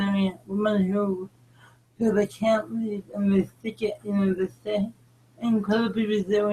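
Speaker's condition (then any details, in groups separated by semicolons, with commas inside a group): Cerebral palsy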